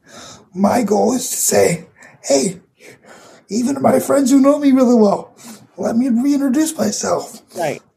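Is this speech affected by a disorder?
Yes: cerebral palsy; condition audible in voice.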